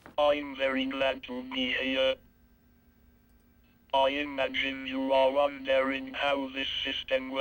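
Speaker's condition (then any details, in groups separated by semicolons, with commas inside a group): Cerebral palsy, speech-generating device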